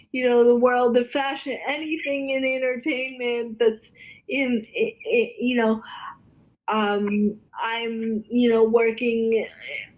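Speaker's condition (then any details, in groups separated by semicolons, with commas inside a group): Cerebral palsy, spastic quadriplegia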